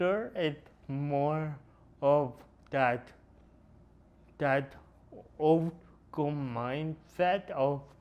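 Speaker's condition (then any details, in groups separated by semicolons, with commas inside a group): Cerebral palsy; noticeably atypical speech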